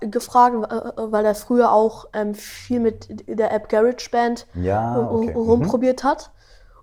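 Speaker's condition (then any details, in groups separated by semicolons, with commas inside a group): Stuttering; 12-year-old boy; stutters a lot in this conversation while talking about stuttering; no stuttering singing with melody, stutters rapping without melody, little in own podcast, speaks fast; prolonged sounds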